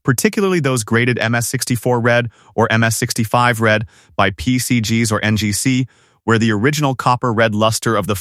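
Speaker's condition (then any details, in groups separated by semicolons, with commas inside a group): No condition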